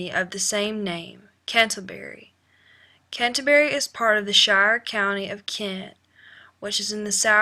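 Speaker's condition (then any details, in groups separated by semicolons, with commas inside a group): No condition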